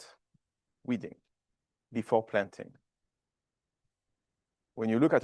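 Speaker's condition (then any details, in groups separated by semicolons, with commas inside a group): No condition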